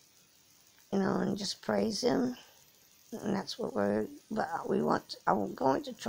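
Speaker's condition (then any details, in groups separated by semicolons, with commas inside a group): Cerebral palsy; from birth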